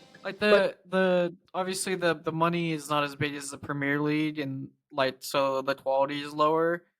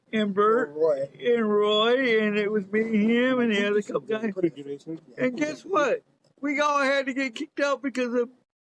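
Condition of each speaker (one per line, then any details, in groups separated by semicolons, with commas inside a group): No condition
Cerebral palsy; cerebral palsy, lifelong wheelchair use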